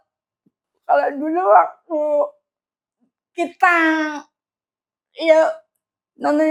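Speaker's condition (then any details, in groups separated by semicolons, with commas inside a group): Cerebral palsy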